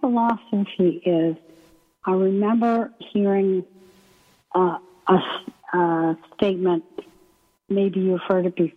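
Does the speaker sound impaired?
Yes: ALS; symptoms within month of VA pre-doctoral internship, diagnosed after year of testing, wheelchair user; about two years since diagnosis, progressed, can no longer scoot across, uses Beasy transfer board; weak breathing muscles, hard to breathe and speak, may sound weak or unclear, paces speech, pauses.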